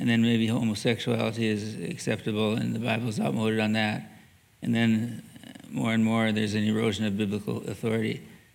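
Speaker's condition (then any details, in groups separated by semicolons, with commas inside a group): Parkinson's disease; mild left hand tremor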